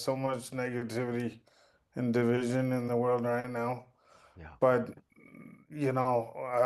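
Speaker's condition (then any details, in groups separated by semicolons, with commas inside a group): Cerebral palsy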